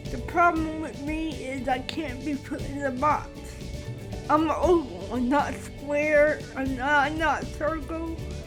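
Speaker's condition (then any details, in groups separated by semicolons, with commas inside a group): Cerebral palsy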